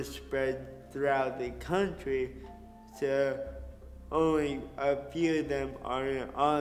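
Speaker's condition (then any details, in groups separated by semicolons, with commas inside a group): Cerebral palsy; diagnosed shortly after birth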